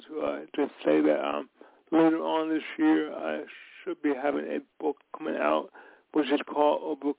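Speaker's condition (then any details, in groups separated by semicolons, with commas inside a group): Cerebral palsy; from birth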